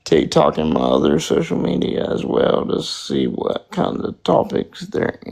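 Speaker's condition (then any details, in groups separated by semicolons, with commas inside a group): Spastic quadriplegic cerebral palsy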